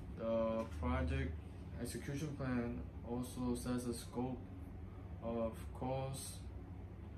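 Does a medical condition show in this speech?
No.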